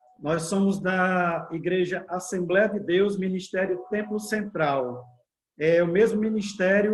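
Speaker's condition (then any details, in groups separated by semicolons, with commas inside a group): No condition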